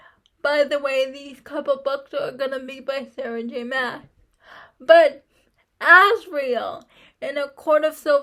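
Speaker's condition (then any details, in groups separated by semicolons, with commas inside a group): Cerebral palsy; uses wheelchair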